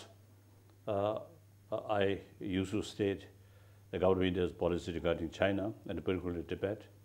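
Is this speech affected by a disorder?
No.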